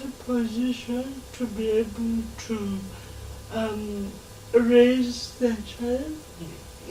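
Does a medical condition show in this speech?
Yes: cerebral palsy; from birth, affects muscles and mobility; can speak, slow speaker.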